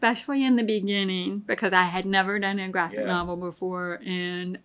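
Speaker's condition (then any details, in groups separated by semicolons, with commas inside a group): Deafness; pretty bad tinnitus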